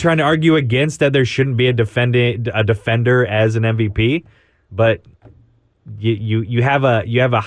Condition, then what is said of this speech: No condition.